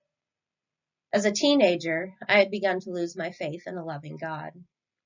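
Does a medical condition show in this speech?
No.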